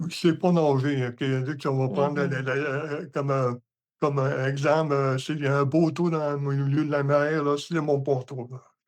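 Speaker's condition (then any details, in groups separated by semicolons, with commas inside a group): Hemiparalysis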